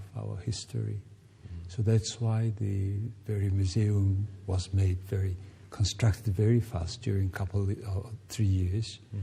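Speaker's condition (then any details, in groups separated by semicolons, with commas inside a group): No condition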